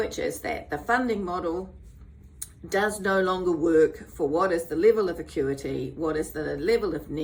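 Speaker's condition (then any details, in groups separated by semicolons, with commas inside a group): No condition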